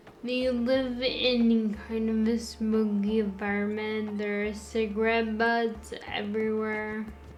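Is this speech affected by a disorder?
Yes: Friedreich's ataxia.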